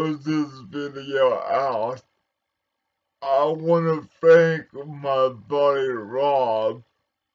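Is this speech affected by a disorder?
Yes: cerebral palsy.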